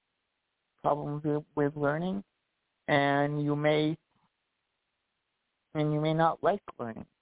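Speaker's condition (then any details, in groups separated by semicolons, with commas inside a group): Cerebral palsy; past challenges speaking up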